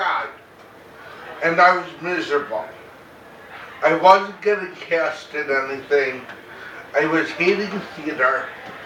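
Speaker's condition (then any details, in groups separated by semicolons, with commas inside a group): Cerebral palsy, mild; mainly affects speech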